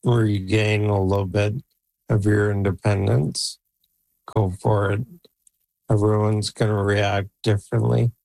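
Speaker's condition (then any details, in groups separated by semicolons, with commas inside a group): ALS; Elon Musk's N1 brain implant surgery, implant controls computer by thought, used for communication; age 48; voice declining, expects soon to lose ability to talk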